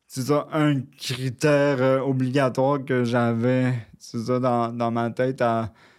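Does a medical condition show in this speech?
Yes: cerebral palsy; brain damage, near quadriplegic, full use of left arm only, sensation preserved, wheelchair user; spasms limit mobility, no standing balance, leans on support, needs adaptation and assistance.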